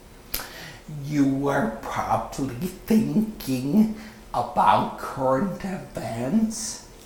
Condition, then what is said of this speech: Vocal cord paralysis. Second, I have a paralyzed vocal cord, which affects me to this day.